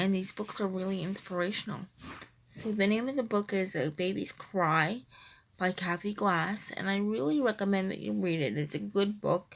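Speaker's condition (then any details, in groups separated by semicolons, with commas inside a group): Cerebral palsy, triplegia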